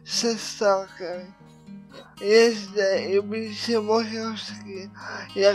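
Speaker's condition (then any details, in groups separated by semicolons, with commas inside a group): Cerebral palsy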